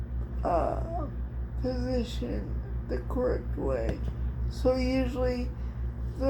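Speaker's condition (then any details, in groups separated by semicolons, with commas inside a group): Cerebral palsy; speech somewhat affected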